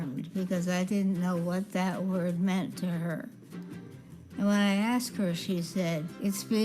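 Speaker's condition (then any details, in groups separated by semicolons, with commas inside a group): Parkinson's disease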